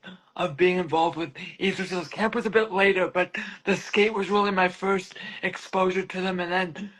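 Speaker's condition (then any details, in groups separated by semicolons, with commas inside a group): Cerebral palsy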